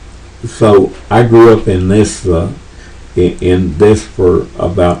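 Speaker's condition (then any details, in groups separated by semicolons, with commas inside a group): Parkinson's; tremors as early symptom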